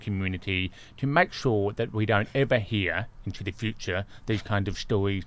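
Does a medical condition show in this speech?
Yes: deafness; congenital deafness, born deaf.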